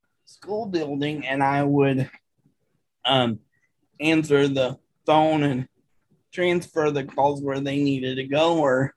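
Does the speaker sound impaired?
Yes: cerebral palsy; from birth, hands distorted, dexterity issues, types with one finger, needs 90-95% assistance from provider.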